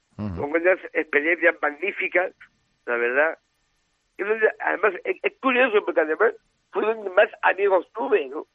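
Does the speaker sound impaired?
Yes: Down syndrome; trisomy 21.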